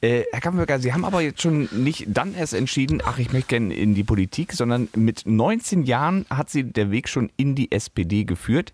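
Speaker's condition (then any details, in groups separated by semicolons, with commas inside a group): No condition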